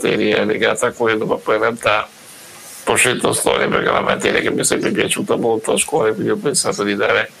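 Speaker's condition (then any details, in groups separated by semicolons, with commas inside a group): Duchenne muscular dystrophy; ventilator enables speaking and more autonomous breathing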